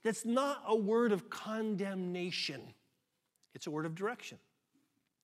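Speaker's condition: No condition

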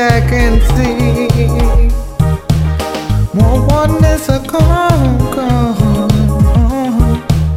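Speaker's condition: No condition

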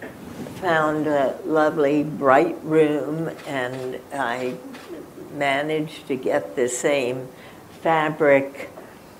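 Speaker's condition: Spasmodic dysphonia; throat cancer suspected

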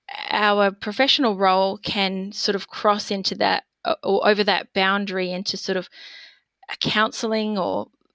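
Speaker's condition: No condition

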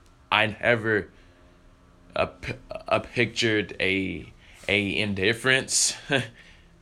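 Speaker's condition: Stuttering; stutter since early childhood, present in pre-k at Edna Row Elementary, formerly used a click sound; gotten better over the years, high school freshman, theater and musicals built speaking confidence; pauses and gets stuck, easier when rehearsed or singing, still stutters on stage; repeated sounds, blocks

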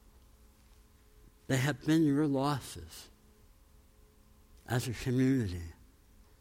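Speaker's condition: Tongue cancer, jaw reconstruction, osteonecrosis of jaw after radiation; healing after implant surgery

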